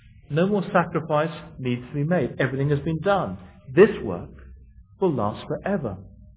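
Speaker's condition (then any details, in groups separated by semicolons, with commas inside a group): No condition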